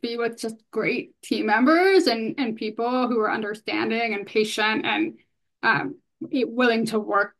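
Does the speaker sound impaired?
Yes: hearing loss; bilateral, noticed about age 5, analog then digital hearing aids, right ear beyond aid benefit, left hearing aid; right cochlear implant at Johns Hopkins under a year ago, recognition 0% to 93%, considering left implant.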